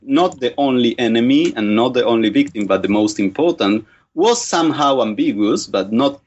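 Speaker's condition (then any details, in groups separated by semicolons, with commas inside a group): No condition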